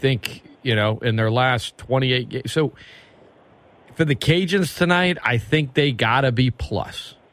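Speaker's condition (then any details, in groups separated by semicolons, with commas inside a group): No condition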